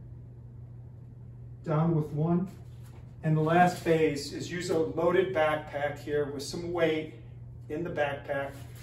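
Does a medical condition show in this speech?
No.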